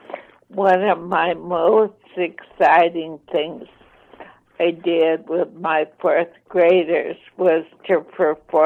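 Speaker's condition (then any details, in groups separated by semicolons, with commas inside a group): ALS, mild; voice slightly impaired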